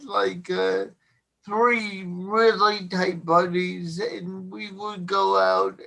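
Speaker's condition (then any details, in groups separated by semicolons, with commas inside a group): Cerebral palsy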